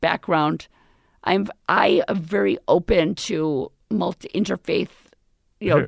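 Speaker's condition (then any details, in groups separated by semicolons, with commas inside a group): Left vocal cord paralysis, left unilateral; permanent left cord, near-fatal pneumonia two years ago, intubation, tracheostomy, feeding tube, steroid injections; recent type 1 thyroplasty with implant joining cords, may need another surgery, still hard to swallow; current voice temporary after recent surgery, could not talk or swallow during acute illness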